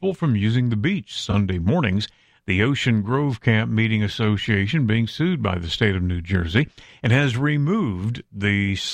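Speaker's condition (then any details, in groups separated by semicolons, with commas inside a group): No condition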